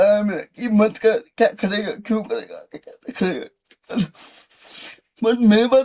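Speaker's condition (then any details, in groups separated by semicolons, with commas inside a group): Cerebral palsy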